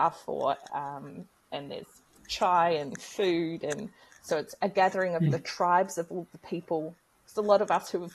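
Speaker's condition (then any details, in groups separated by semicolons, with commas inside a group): No condition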